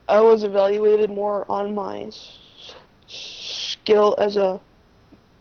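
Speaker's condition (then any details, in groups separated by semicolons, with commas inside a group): Stuttering; stutter noticeable to listeners, self-revealing; prolonged sounds, blocks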